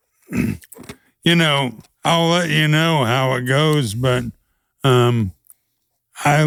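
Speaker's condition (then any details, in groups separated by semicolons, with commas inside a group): ALS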